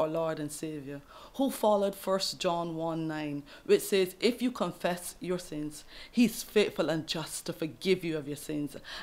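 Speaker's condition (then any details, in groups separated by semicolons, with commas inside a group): No condition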